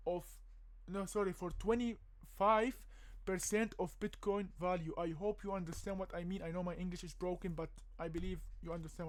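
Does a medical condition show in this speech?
No.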